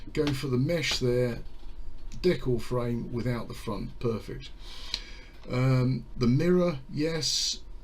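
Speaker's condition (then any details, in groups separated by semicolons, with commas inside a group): No condition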